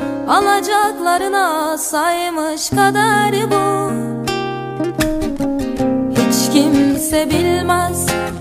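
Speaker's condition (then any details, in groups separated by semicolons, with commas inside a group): No condition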